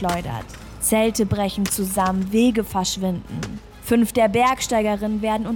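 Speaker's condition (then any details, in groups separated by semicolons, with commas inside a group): No condition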